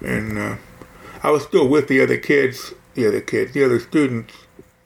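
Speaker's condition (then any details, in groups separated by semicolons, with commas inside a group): Hearing loss; right ear cochlear implant at Johns Hopkins Baltimore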